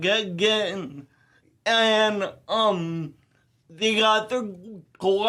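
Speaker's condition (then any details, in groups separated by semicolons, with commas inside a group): Ataxia telangiectasia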